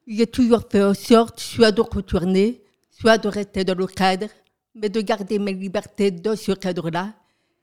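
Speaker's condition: Profound deafness from birth, profound, congenital

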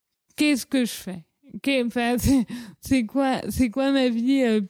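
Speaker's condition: Cerebral palsy; childhood speech

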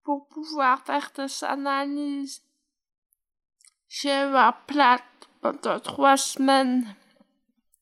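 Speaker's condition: Hearing impairment; right ear hearing loss, hearing aids, implant surgery, orthophoniste listening training, second operation for failed electrode; hard of hearing, wears hearing device, upper and lower limb motor disability, unstable walking, uses walker

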